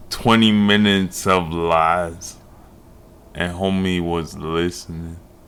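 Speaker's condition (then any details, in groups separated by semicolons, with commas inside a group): Multiple sclerosis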